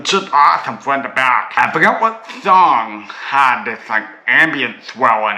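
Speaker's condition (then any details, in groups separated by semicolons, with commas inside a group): Cerebral palsy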